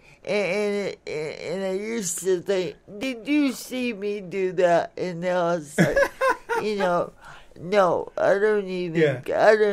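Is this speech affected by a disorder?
Yes: cerebral palsy; speech affected.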